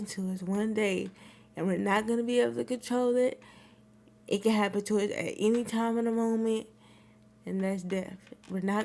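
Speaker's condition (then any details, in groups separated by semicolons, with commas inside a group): Cerebral palsy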